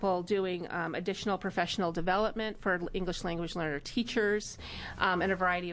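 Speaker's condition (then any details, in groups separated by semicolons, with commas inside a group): No condition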